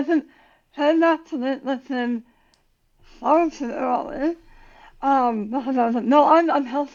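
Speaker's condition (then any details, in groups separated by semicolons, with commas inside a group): Tongue cancer surgery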